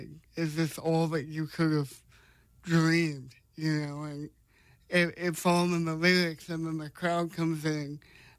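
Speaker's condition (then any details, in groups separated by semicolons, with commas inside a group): Cerebral palsy; congenital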